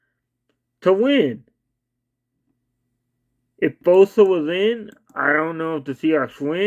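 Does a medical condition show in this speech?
Yes: cerebral palsy.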